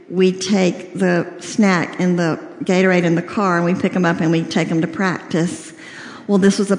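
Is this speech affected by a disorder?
Yes: cleft lip and palate, severe.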